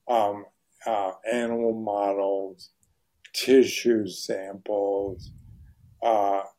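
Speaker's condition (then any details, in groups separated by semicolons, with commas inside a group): ALS; voice very hoarse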